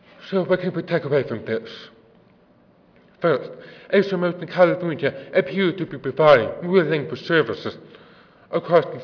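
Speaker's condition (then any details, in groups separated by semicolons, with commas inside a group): Deafness; works with interpreters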